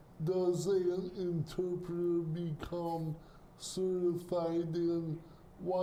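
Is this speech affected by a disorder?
Yes: cerebral palsy; speech impairment.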